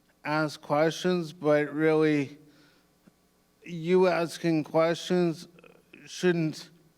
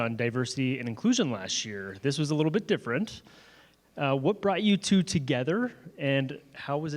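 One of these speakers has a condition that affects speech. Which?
The first: cerebral palsy; physical disability, power wheelchair.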